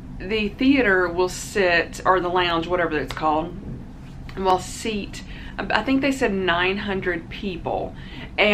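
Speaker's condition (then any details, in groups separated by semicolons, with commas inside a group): No condition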